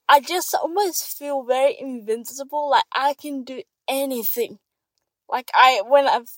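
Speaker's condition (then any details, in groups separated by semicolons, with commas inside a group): Cerebral palsy; ongoing therapy, attends therapy office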